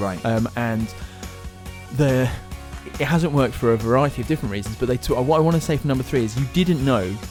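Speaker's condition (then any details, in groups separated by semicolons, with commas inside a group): No condition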